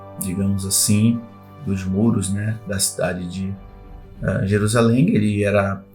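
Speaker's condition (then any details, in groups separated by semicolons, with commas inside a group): No condition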